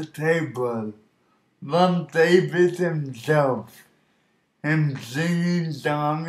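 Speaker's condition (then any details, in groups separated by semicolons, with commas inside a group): Cerebral palsy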